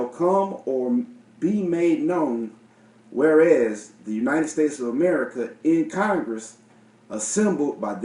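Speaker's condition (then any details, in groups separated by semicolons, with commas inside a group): No condition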